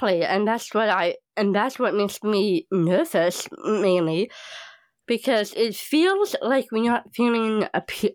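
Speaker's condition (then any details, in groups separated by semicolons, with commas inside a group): Down syndrome; past knee surgery with metal piece in knee, long hospital stay; age 30, slow to catch breath walking hills, as on Japan trip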